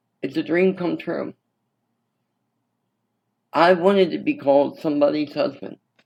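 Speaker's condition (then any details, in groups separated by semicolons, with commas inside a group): Cerebral palsy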